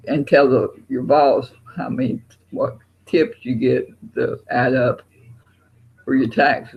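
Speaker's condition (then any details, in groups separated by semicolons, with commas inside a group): Parkinson's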